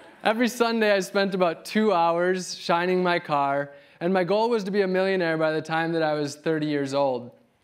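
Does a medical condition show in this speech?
No.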